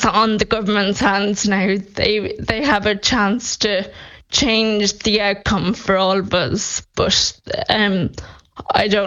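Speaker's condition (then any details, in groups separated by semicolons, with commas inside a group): Friedreich's ataxia; progressive neurological decline, about 16 years since diagnosis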